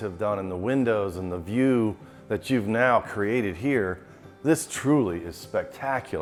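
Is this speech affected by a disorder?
No.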